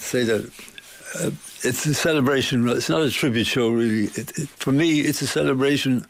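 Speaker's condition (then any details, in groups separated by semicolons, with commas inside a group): Parkinson's; voice ties up sometimes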